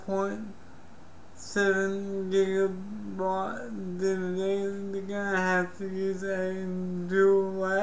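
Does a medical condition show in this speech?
Yes: cerebral palsy.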